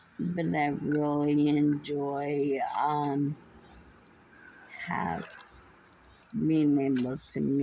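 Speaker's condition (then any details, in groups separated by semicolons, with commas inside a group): Muscular dystrophy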